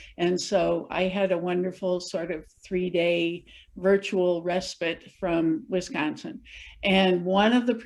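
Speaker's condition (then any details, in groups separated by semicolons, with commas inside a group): No condition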